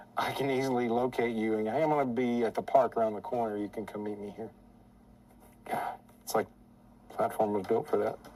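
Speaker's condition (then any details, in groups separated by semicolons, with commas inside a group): No condition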